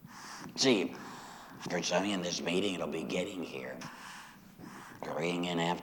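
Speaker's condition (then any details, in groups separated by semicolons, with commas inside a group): Laryngectomy after throat cancer; likened to kazoo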